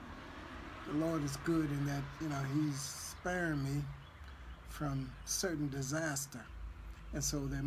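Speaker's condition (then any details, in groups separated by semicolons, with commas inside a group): No condition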